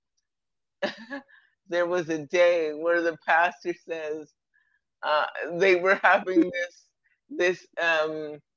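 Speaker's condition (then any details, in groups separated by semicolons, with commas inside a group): Cerebral palsy; present from birth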